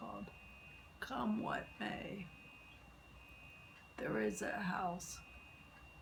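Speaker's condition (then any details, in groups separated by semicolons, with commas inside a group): Multiple sclerosis; onset with leg weakness, seven years before diagnosis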